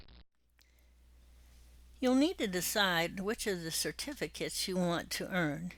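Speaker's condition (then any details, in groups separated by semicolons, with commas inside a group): No condition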